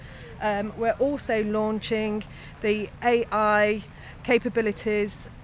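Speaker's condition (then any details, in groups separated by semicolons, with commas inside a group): No condition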